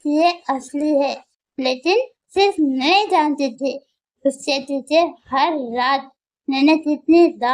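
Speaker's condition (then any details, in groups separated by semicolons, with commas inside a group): Muscular dystrophy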